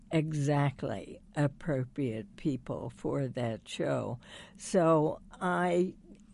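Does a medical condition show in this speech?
Yes: spasmodic dysphonia; diagnosed Johns Hopkins after six years, basal ganglia, cords clamp uncontrollably, botulinum toxin cord injection; still able to talk on air, voice breaks persist, speaks slowly; speaks very slowly, one injection took voice completely two weeks, only whisper.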